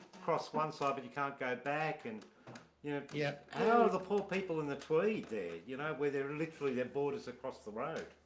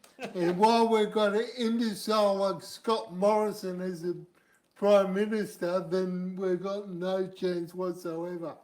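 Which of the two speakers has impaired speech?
The second: cerebral palsy.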